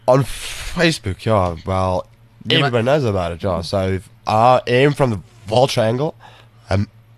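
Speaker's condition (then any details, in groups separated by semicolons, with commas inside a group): Stutter; stuttering in studio, attributed to nerves and different environment; no stutter after drinking or at clubs, stutters when nervous in studio; prolonged sounds, blocks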